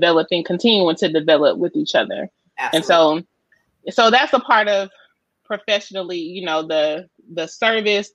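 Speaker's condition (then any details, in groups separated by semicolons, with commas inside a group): No condition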